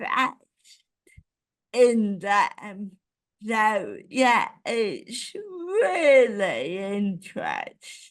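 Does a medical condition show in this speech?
Yes: cerebral palsy; ataxic type.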